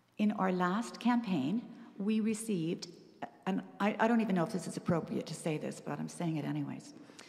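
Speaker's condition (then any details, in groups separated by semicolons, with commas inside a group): No condition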